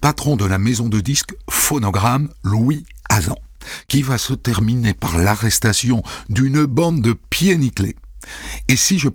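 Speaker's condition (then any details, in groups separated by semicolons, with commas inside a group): No condition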